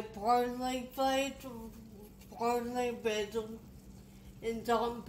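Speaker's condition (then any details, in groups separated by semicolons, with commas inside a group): Traumatic brain injury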